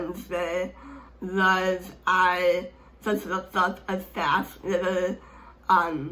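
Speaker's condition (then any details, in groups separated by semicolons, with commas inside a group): Speech impairment; hard to understand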